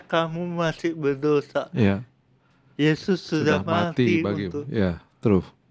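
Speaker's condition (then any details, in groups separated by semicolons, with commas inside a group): Cerebral palsy; from birth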